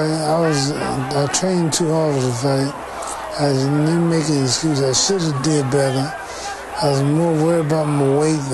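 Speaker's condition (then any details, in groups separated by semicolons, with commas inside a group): Parkinson's syndrome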